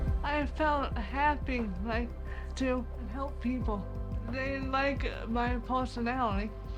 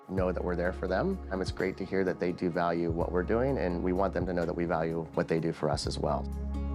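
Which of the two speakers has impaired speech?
The first: cerebral palsy.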